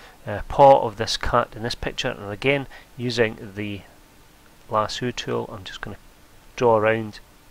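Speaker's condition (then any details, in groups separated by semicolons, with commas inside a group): No condition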